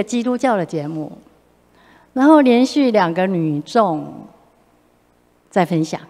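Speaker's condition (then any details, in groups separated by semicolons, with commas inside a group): No condition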